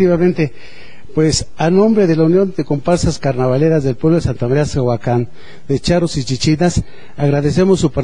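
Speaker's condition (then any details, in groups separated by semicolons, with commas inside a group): No condition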